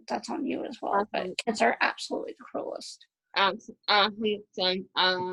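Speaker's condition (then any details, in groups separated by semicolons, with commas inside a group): Moebius syndrome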